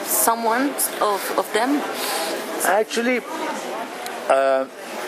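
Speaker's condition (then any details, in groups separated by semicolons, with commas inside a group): No condition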